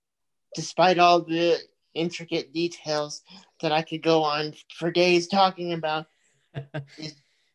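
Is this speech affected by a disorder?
Yes: cerebral palsy; from birth, multiple surgeries since infancy, physical and occupational therapy.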